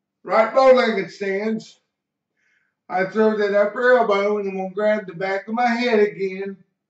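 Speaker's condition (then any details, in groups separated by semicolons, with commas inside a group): Cerebral palsy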